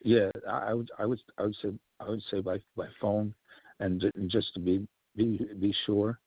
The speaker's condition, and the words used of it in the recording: Stuttering. I have one of those because I have a speech impediment